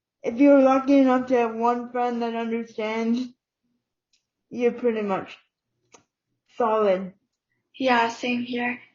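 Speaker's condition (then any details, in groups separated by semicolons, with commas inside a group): Cerebral palsy; uses wheelchair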